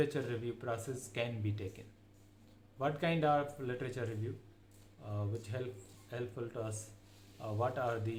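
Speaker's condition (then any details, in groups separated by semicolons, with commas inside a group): No condition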